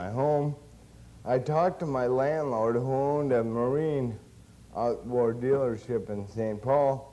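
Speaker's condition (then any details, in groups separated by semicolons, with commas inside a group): Cerebral palsy; since birth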